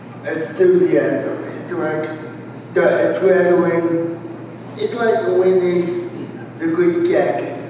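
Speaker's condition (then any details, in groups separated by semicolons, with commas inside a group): Cerebral palsy; spastic quadriplegic, all four limbs, wheelchair, past surgeries; voice not always strong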